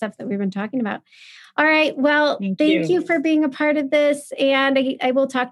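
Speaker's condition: No condition

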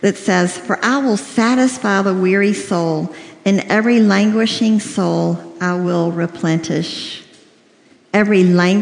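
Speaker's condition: Cleft lip and palate, severe

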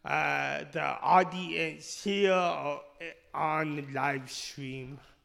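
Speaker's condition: Speech impediment; initially misdiagnosed

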